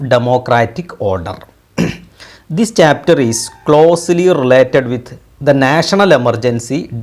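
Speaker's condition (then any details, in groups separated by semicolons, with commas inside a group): No condition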